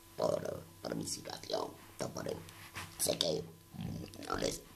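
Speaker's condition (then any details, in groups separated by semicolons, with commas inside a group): Total laryngectomy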